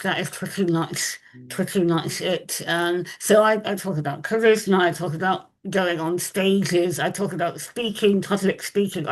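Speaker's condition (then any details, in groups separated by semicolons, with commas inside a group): Moebius syndrome facial paralysis, congenital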